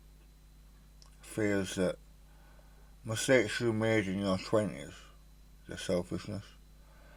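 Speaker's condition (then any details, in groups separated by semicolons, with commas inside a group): Stage 4 tongue cancer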